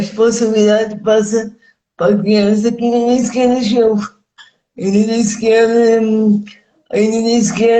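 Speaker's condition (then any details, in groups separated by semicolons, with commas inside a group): Cerebral palsy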